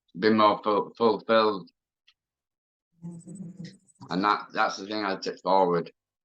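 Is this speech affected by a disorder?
Yes: mouth cancer; tumour under tongue base, bilateral neck node spread.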